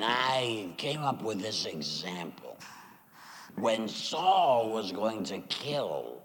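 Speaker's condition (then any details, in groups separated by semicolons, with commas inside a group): Laryngectomy; chemo and radiation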